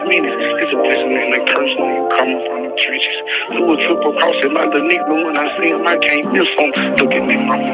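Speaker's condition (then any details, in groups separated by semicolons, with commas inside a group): No condition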